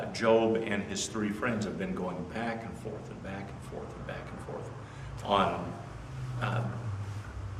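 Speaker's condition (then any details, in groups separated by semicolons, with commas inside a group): No condition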